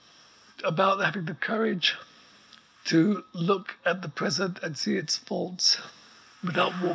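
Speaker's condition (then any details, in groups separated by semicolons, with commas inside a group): ALS; breathes with respirator apparatus, diagnosed about two years earlier, writes through dictation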